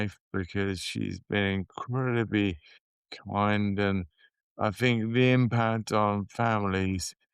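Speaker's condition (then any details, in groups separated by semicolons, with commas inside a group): Motor neurone disease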